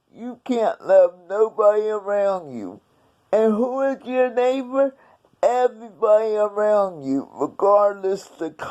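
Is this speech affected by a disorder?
Yes: cerebral palsy; several unnoticed strokes.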